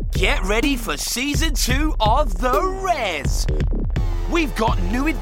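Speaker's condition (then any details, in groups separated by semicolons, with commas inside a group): No condition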